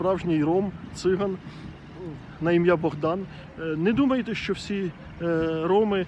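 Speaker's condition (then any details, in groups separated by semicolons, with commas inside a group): No condition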